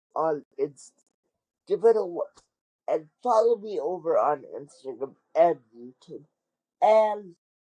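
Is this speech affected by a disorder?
Yes: cerebral palsy; wheelchair user.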